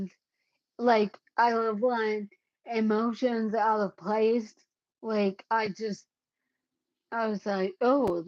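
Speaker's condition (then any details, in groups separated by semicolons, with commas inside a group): Cerebellar ataxia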